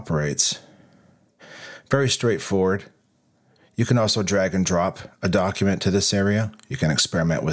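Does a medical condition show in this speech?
No.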